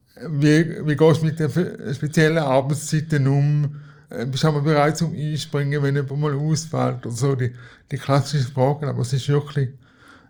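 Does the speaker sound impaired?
Yes: cerebral palsy; cerebral palsy since birth, physical not cognitive, wheelchair user, moved on knees as child; needs daily help, personal assistance via IV assistance contribution for almost 10 years.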